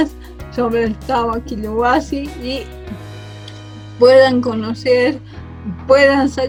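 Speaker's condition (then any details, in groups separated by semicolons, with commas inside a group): Cerebral palsy from birth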